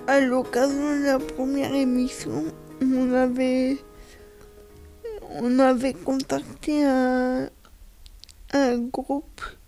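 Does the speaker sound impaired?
Yes: cerebral palsy; cerebral palsy from lack of oxygen at birth, all motor function damaged, cognition intact, wheelchair user; age 25, needs help with all daily tasks like cooking and dressing; speech and expression disability, articulation on radio needs considerable effort and concentration, slight stumbling on early questions.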